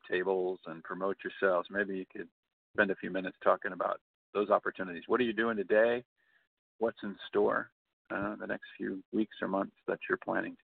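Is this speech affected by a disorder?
No.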